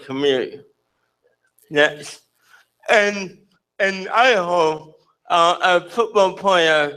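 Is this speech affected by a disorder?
Yes: cerebral palsy.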